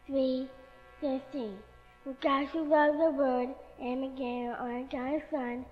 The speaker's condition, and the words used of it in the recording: Down syndrome. She doesn't speak real clearly, but she has a real heart for the Lord.